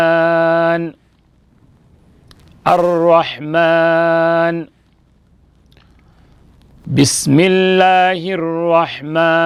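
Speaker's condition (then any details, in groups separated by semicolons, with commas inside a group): No condition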